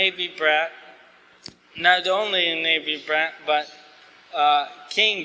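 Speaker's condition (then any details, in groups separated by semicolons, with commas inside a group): ALS; asked to talk slower, clearer, losing voice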